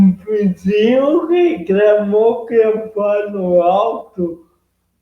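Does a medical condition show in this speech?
Yes: cerebral palsy; present from birth.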